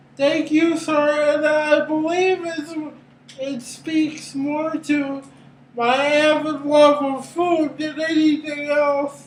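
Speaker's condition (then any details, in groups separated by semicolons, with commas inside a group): Cerebral palsy; brain injury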